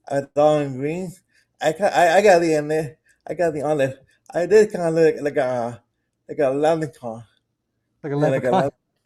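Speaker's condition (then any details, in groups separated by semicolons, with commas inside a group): Cerebral palsy; present from birth, muscles do not work properly; lifelong condition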